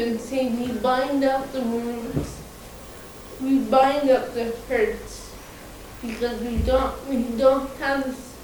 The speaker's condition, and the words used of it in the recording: Cerebral palsy. I have slightly slurred speech, which you must have noticed by now.